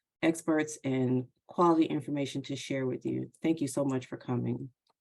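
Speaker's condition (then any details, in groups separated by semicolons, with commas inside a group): No condition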